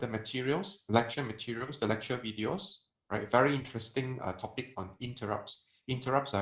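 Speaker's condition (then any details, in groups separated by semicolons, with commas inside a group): No condition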